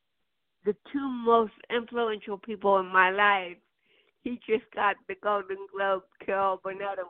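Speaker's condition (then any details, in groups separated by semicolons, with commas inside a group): Cerebral palsy; birth onset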